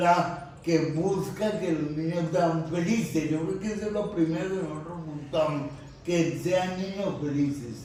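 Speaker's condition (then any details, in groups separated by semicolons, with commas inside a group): Cerebral palsy; speech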